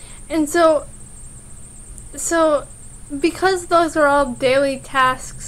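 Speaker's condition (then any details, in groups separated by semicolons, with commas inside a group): Cerebral palsy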